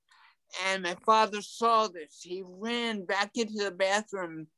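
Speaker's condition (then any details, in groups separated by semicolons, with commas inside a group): Ataxic cerebral palsy; from birth, mild, legs mostly, also arms, walked at about age four; talking affected, tongue affected a little, frequent stuttering in past, improved with speech therapy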